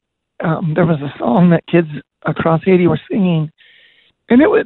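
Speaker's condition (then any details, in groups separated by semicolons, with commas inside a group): Voice disorder; couldn't sing or talk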